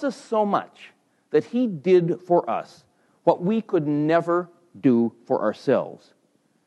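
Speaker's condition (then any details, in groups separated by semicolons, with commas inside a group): No condition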